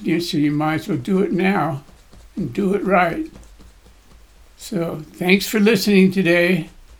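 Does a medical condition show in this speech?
Yes: Parkinson's disease; Parkinson's disease at age 76 to 77, body tremor, shaking stops when holding heavy weights; voice shakes.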